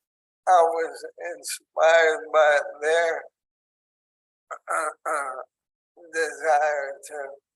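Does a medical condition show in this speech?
Yes: ALS; onset in hands and arms, tracheostomy.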